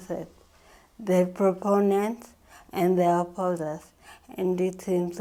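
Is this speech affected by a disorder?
Yes: cerebral palsy; from birth.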